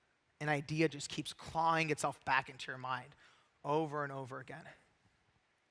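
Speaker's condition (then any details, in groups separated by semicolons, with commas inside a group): No condition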